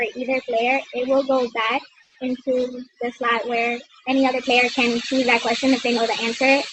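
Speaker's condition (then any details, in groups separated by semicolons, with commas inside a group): No condition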